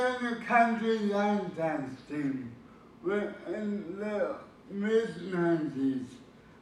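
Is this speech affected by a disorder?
Yes: cerebral palsy.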